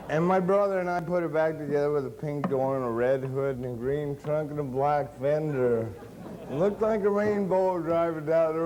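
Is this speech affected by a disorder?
Yes: cerebral palsy; since birth.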